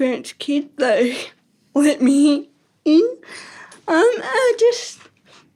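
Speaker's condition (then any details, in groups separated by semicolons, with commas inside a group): Ataxic cerebral palsy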